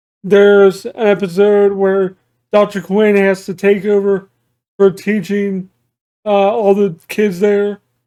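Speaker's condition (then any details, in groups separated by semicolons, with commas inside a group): Cerebral palsy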